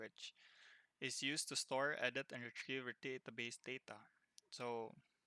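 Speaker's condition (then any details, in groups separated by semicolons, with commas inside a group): No condition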